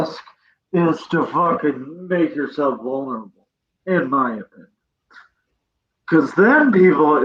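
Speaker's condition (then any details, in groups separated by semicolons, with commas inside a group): Cerebral palsy; present from birth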